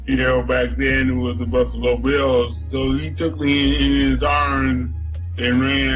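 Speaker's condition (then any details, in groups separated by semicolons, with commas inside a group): Cerebral palsy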